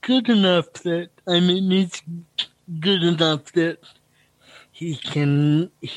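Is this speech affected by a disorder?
Yes: cerebral palsy; noticeable speech impediment.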